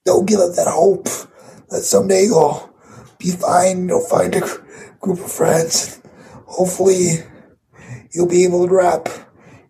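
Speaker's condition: Cerebral palsy; condition audible in voice

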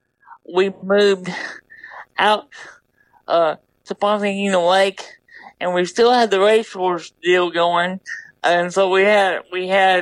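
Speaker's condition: Double hemiplegia cerebral palsy

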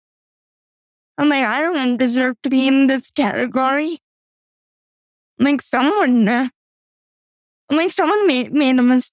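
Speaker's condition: Cerebral palsy; gym four days weekly

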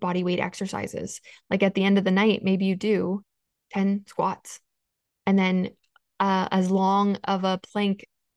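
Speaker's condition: No condition

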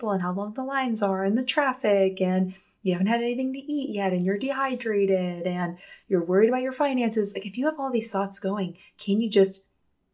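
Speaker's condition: No condition

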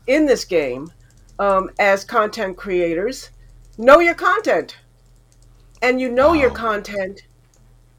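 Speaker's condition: No condition

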